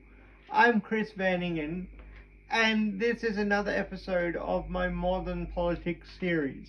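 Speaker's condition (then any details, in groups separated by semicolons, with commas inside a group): Cerebral palsy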